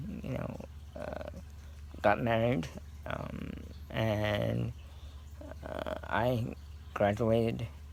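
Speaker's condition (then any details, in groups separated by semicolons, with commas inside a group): Cerebral palsy; scoliosis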